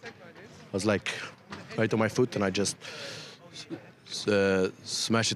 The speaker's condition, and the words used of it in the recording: Stuttering. You spoke with the stammer, and some people hadn't heard that before.